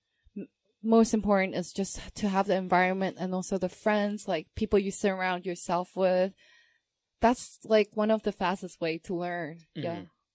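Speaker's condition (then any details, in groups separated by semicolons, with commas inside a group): No condition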